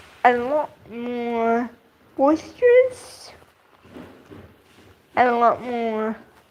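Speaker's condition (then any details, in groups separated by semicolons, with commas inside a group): Cerebral palsy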